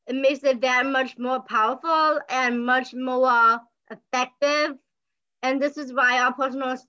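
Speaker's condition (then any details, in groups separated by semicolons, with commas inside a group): Down syndrome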